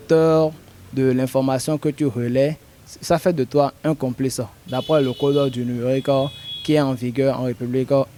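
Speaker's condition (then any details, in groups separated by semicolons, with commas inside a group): No condition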